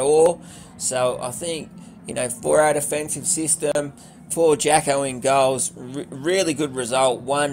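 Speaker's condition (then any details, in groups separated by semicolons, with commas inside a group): No condition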